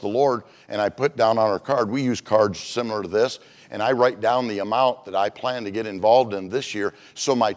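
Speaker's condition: No condition

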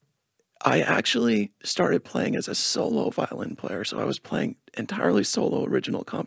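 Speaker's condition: Spasmodic dysphonia; higher pitch more pinched but words get out

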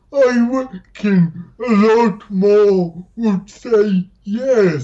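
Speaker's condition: Dysarthria; noticeable speech accent, some words misheard by host, host finds easy to understand

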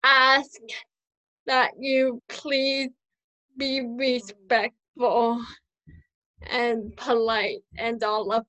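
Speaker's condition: Cerebral palsy, spastic quadriplegic, mild

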